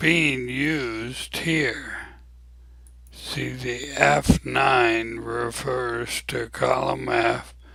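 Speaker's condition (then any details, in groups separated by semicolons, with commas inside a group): ALS; abnormally slow voice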